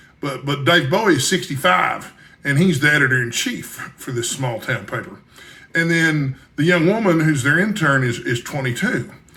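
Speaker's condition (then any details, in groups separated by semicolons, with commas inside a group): No condition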